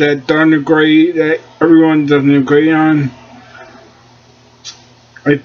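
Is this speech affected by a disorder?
Yes: cerebellar ataxia.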